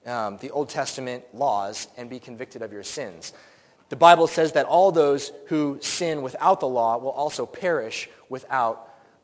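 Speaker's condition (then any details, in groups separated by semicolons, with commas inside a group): No condition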